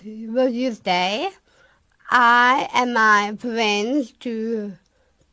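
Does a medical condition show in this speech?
Yes: Down syndrome; from birth, confirmed 3 days after birth, heart hole closed spontaneously at age 2; age 20; speaks a lot slower, learns and moves slower.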